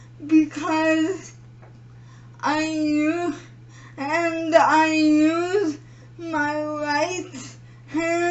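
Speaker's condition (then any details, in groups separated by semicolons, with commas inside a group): Cerebral palsy; premature birth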